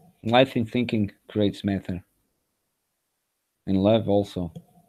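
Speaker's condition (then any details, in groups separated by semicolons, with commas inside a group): No condition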